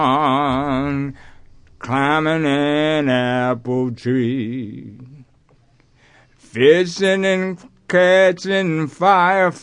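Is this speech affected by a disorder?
Yes: aphasia after strokes; stuttering after strokes, had to repeat everything, impediment not heard when singing, less noticeable.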